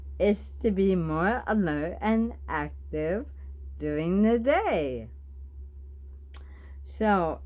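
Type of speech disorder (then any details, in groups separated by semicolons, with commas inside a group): Bulbar dysarthria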